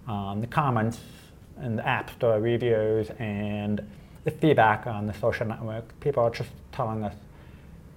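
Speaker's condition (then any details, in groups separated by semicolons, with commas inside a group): Deafness; unable to make phone calls unaided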